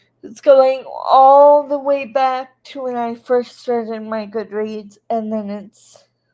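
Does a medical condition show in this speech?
Yes: cerebral palsy.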